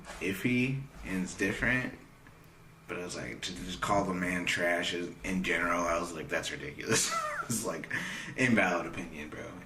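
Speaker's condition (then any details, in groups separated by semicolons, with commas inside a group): No condition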